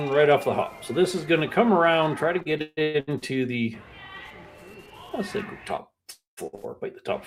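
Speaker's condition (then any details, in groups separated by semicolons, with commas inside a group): No condition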